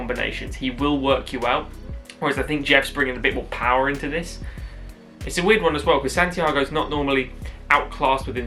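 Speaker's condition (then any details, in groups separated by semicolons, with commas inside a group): No condition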